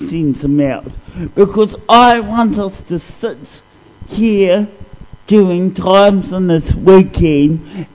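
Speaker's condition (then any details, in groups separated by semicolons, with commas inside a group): Cerebral palsy; discovered at age 2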